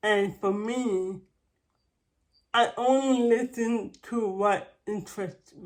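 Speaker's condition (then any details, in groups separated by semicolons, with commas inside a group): Cerebral palsy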